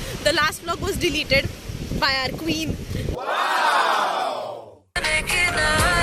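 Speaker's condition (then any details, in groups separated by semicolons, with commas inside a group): No condition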